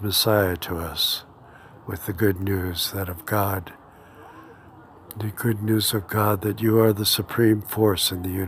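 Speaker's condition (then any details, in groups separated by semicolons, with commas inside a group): No condition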